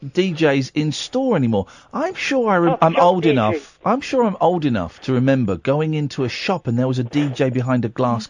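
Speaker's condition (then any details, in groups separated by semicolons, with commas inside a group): No condition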